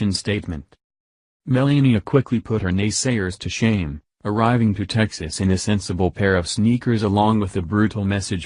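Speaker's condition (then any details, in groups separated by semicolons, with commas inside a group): No condition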